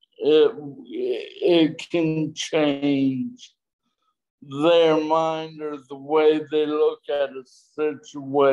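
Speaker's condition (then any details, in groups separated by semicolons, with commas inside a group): Traumatic brain injury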